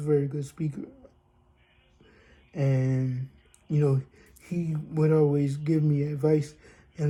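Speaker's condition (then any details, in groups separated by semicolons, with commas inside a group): Cerebral palsy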